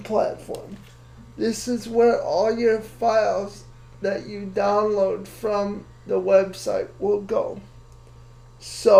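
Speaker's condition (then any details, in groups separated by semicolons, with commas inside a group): Cerebral palsy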